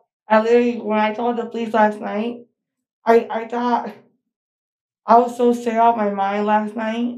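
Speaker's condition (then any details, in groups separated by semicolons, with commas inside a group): Cerebral palsy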